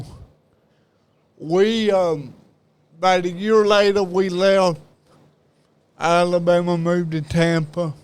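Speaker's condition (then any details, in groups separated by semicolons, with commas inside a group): Cerebral palsy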